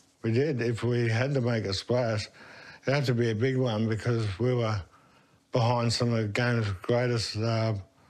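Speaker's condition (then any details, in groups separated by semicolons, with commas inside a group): Motor neurone disease; affects half of body, spreading to legs; over four years since diagnosis, weakening, occasional falls; speech now affected, swallowing and talking still possible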